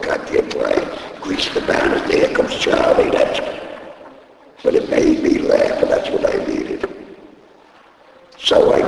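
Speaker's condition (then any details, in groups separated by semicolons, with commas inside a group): Laryngectomy; voice box removed by operation, voice first lost at racetrack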